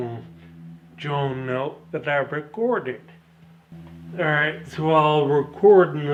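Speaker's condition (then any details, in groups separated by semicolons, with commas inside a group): Ataxia; slight slurring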